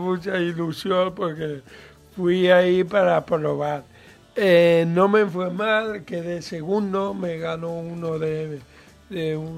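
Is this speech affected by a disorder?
Yes: cerebral palsy, mild.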